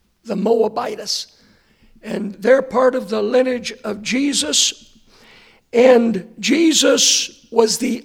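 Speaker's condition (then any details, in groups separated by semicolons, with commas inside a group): Hoarseness after vocal cord surgery; vocal cords look straight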